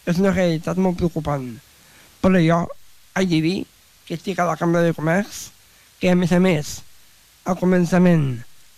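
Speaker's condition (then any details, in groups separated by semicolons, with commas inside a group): Down syndrome; extra chromosome, learns at own pace, needs extra time to understand and process explanations; very talkative, expresses self in own way and own words, dislikes being corrected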